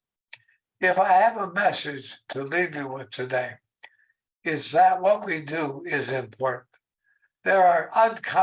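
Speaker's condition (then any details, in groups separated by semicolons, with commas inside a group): ALS; aggressive progression; very weak voice, shortened speech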